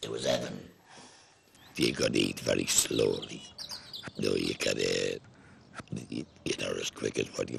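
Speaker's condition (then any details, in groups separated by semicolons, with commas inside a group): Laryngectomy; after laryngectomy; no eating for ten days after surgery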